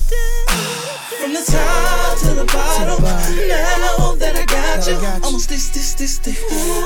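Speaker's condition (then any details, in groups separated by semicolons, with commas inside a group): No condition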